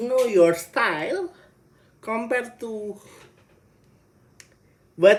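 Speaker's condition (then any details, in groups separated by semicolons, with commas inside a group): Cerebral palsy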